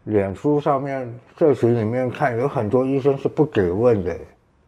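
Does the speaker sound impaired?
Yes: tongue cancer surgery, partial glossectomy with tongue flap; tongue cancer at 50, stage 2, oral chemotherapy, recurrence, two thirds right tongue removed; treatment completed, radiotherapy caused jaw clenching, narrowing mouth opening, muscle atrophy, self-stretching with object; eating and speaking affected.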